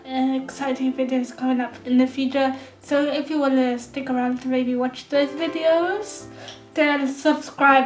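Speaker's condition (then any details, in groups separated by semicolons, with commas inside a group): Cerebral palsy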